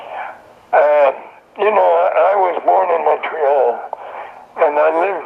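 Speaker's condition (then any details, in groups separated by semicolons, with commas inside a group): Throat cancer; survivor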